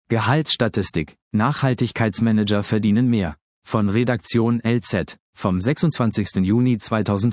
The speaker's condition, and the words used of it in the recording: None; typical speech.